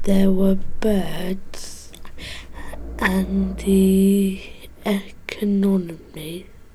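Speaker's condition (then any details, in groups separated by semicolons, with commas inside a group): Stammer; childhood stammering, attended small stammering therapy group; attending course in London on coping with stammer; prolonged sounds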